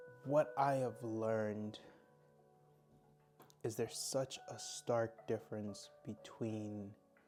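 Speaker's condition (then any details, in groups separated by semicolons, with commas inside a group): No condition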